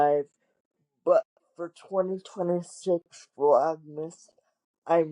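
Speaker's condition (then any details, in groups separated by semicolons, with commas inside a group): Cerebral palsy; wheelchair user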